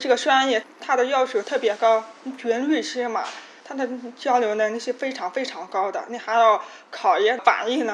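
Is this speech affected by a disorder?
Yes: hearing impairment; registered hearing disability, hearing damaged in childhood by an accident; completed rehabilitation training, parents spoke behind back, daily word drills repeated hundreds of times.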